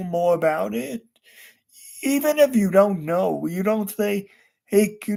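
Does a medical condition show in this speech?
Yes: cerebral palsy.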